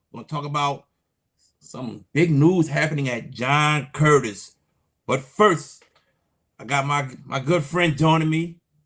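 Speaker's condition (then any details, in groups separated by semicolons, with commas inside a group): No condition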